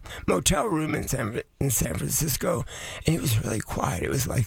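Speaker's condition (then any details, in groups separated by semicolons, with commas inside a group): Voice changed after vocal cord surgery; voice changed since surgery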